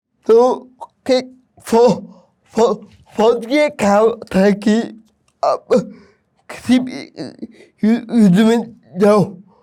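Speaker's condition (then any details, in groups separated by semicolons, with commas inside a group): Cerebral palsy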